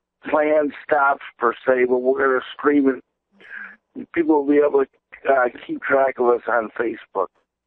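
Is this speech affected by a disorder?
Yes: cerebral palsy; present since birth.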